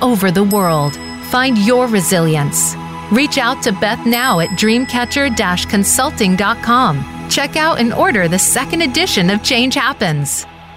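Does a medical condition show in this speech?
No.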